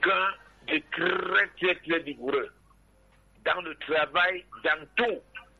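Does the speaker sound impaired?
No.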